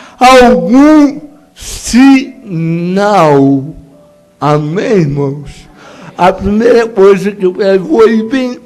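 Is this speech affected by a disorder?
Yes: cerebral palsy; years of speech therapy.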